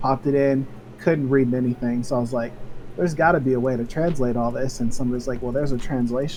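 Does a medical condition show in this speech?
No.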